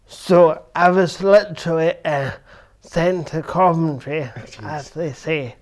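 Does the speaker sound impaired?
Yes: cerebral palsy; affects verbal speech.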